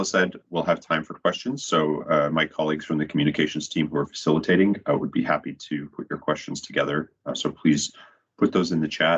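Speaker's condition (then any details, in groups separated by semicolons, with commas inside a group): No condition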